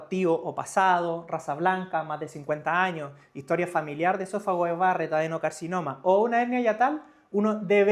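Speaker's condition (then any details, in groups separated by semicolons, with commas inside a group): No condition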